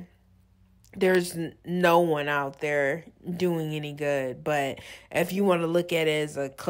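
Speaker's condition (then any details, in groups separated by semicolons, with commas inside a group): No condition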